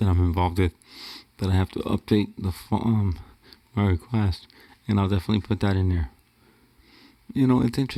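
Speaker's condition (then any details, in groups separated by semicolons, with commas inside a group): Cerebral palsy; wheelchair user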